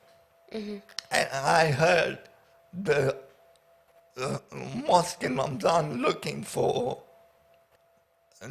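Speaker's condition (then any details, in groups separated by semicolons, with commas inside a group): Paraplegia with essential tremor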